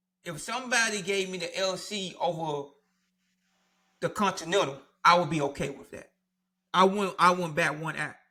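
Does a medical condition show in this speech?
No.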